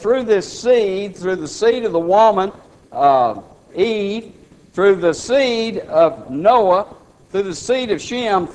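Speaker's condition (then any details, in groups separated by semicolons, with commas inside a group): No condition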